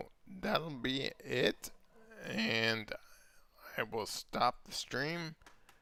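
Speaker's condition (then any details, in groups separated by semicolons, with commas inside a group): Multiple sclerosis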